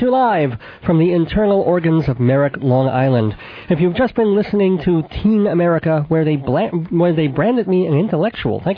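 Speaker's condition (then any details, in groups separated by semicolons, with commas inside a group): Cleft palate with lisp, cleft lip and palate, mild; sibilant s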